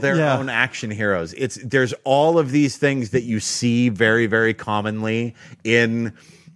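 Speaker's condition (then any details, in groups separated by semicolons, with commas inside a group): No condition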